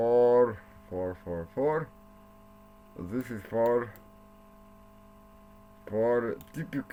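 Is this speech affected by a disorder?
Yes: cerebral palsy; speech not very clear.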